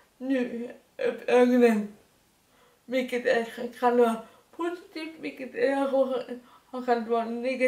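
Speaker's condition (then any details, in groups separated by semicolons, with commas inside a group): Dyskinetic cerebral palsy, severe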